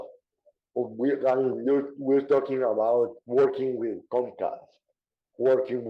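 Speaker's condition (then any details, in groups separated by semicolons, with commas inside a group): Cerebral palsy; diagnosed in childhood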